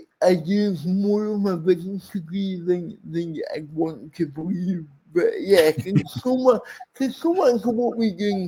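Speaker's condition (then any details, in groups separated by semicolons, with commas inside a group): Cerebral palsy; speech impairment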